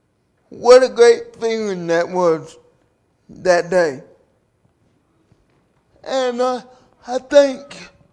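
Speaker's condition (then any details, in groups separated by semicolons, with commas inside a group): Cerebral palsy; due to birth complications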